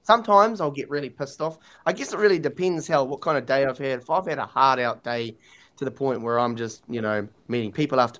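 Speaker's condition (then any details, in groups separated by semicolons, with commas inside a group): Tourette's with coprolalia; frontal brain neurological dysfunction; tic noise made during recording, funny noises, eye rolling; screaming, involuntary yelled phrases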